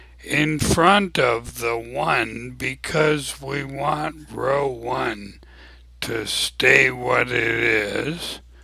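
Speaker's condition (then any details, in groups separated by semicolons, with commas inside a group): ALS; abnormally slow voice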